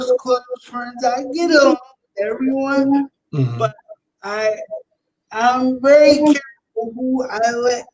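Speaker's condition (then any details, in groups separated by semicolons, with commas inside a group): Cerebral palsy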